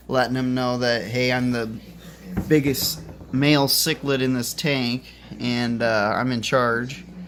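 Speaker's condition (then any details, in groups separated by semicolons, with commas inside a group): No condition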